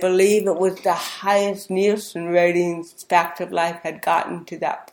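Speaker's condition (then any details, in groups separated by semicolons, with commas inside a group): Cerebral palsy; speech therapy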